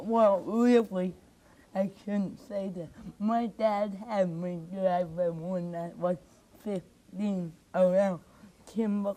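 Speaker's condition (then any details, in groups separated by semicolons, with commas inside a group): Cerebral palsy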